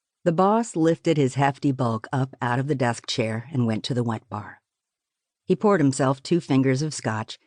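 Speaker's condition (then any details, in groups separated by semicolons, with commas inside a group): No condition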